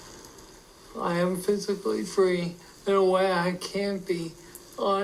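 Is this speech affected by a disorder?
Yes: Parkinson's disease.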